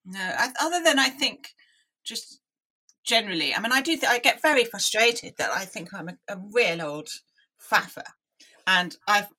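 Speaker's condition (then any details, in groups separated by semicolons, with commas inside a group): Deafness; deaf from early age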